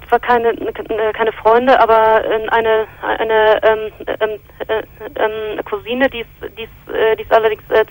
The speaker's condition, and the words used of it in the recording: Stuttering. Als, ich meine, bei dir, du redest ja relativ flüssig.